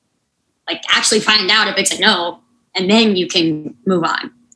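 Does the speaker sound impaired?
Yes: unilateral cleft lip and palate; severe congenital unilateral cleft lip and palate.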